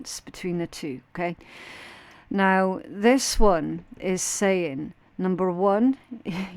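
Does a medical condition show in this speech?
No.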